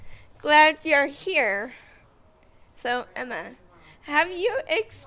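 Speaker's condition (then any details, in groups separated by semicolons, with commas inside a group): Cerebral palsy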